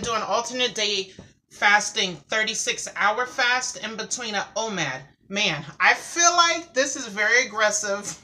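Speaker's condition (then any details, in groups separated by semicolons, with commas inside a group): No condition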